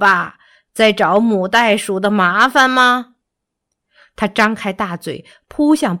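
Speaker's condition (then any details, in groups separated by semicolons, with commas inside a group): No condition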